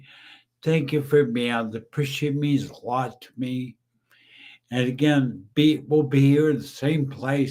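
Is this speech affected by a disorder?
Yes: brain injury.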